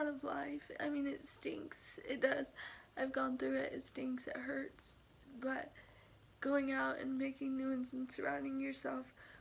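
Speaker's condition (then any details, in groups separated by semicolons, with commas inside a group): Cerebral palsy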